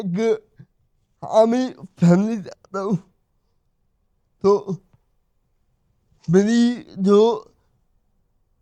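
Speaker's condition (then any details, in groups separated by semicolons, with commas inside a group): Cerebral palsy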